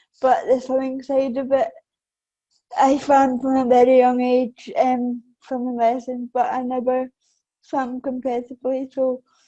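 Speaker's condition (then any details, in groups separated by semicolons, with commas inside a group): Cerebral palsy; affects balance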